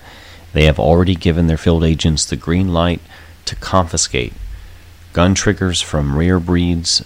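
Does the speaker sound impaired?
No.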